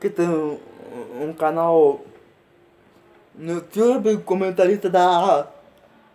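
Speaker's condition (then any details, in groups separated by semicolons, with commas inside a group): Cerebral palsy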